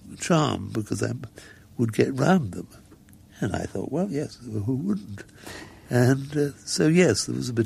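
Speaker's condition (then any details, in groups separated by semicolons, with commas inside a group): Muscular dystrophy; progressive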